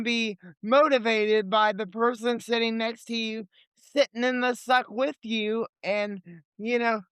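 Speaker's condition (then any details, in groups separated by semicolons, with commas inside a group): Cerebral palsy; limited mobility, legs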